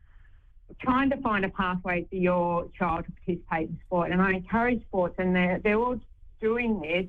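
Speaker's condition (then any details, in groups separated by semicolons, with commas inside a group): Deafness; wears hearing aids, blind, two-time Paralympian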